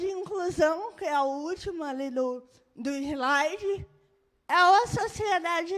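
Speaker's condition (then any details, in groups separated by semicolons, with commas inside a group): Cerebral palsy; birth brain injury; moderate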